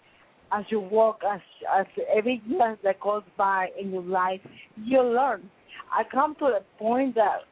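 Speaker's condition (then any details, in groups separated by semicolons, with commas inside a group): Cerebral palsy; cerebral palsy present from birth, about 50 years since onset, lifelong learning problems; past challenges speaking up, voice improved over last year, spanish speaker with limited english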